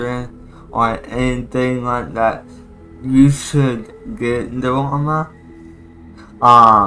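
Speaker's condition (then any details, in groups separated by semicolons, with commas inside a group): Cerebral palsy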